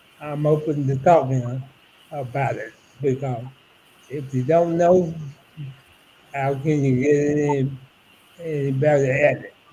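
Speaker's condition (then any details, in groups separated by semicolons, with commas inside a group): ALS; about eight years since diagnosis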